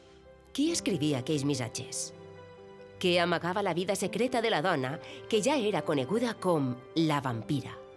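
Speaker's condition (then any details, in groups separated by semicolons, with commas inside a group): No condition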